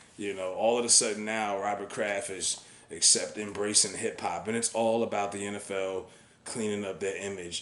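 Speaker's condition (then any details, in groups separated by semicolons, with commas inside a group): No condition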